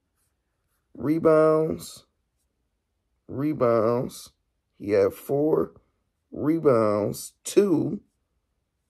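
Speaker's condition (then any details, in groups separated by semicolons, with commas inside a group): No condition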